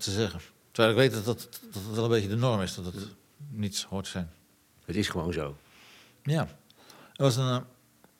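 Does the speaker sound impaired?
Yes: Parkinson's disease; progressive incurable Parkinson's disease, diagnosed years ago, already ill before diagnosis, 50% dementia risk, heading toward invalidity; speaks with difficulty, half purely Parkinson motor problem, emotional tearfulness partly from disease.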